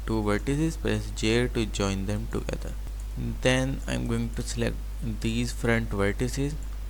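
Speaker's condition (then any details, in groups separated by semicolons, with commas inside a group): No condition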